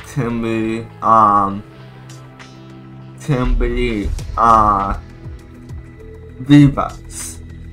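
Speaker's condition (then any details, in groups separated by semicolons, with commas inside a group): Cerebral palsy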